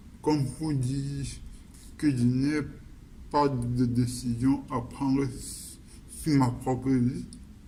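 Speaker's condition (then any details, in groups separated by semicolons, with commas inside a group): Cerebral palsy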